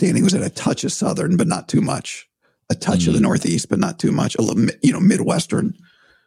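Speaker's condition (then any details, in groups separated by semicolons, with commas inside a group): Vocal cord surgery; recovering after recent vocal cord surgery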